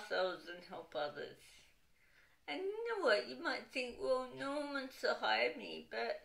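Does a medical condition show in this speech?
Yes: cerebral palsy, dystonic.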